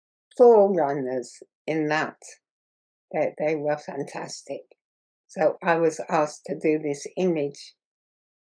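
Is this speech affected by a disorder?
Yes: muscular dystrophy.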